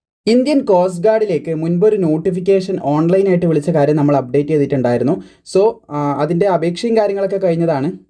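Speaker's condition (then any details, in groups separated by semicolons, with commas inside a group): No condition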